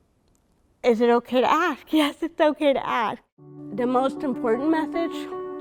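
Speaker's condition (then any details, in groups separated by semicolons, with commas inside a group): Cerebral palsy; present from birth; moderate to severe hearing loss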